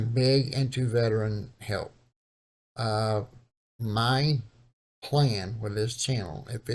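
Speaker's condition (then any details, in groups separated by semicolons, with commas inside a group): Cerebral palsy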